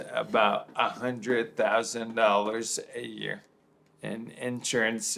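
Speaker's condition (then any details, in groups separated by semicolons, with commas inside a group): Bulbar onset ALS; speech problems first symptom, fasciculations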